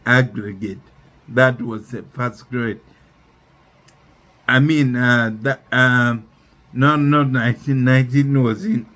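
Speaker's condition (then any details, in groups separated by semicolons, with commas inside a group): Neurological disease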